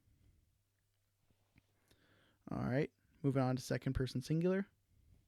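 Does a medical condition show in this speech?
No.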